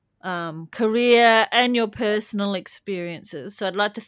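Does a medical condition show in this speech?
No.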